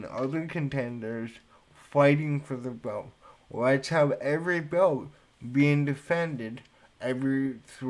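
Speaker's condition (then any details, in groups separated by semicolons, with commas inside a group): Cerebral palsy; speech affected by cerebral palsy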